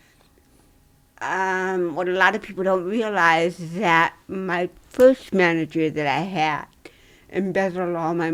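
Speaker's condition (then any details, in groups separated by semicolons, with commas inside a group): Dystonia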